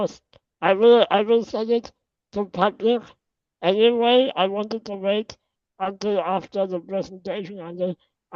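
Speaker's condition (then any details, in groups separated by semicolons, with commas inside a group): Spinal muscular atrophy; from birth, electric wheelchair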